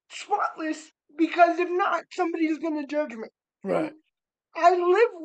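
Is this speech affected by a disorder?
Yes: cerebral palsy; spastic.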